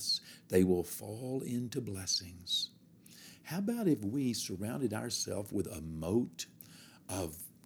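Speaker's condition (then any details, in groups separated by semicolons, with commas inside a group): No condition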